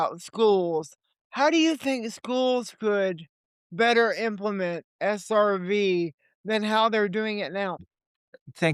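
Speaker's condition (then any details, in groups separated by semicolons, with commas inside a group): Cerebral palsy; limited mobility, legs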